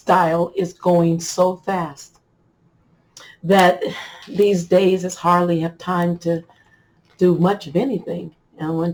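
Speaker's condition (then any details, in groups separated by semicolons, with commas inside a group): No condition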